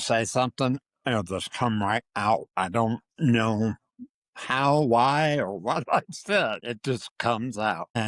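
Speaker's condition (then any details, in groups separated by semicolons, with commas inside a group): Parkinson's disease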